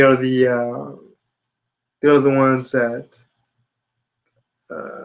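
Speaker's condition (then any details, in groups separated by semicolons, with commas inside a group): Spastic quadriplegia cerebral palsy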